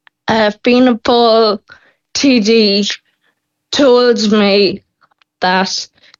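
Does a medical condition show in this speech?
Yes: Friedreich's ataxia; progressive, wheelchair user, in 20s, sky claras drug by Biogen wanted, not yet funded; deteriorating month to month, losing mobility, cannot transfer without two-person hands-on support; losing speech, losing swallow.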